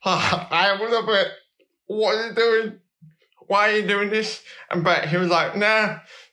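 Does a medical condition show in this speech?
Yes: cerebral palsy; Cerebral Palsy Alliance until about seven.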